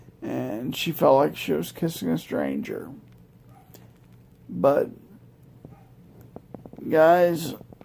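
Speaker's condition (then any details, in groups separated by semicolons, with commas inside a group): Multiple sclerosis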